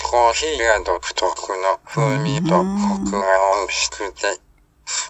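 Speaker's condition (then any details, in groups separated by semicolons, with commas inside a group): ALS, speech-generating device; tracheostomy, ventilator, voice synthesis from own recorded voice; in hospital, tracheostomy and ventilator about two months; cannot speak, uses synthesized voice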